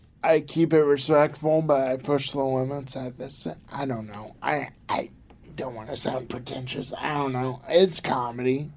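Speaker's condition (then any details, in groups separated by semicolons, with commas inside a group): Cerebral palsy; from birth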